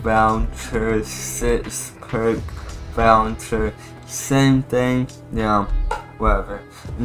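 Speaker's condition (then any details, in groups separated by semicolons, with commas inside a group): Cerebral palsy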